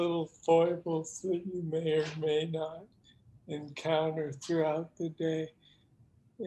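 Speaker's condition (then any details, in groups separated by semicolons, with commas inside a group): Parkinson's disease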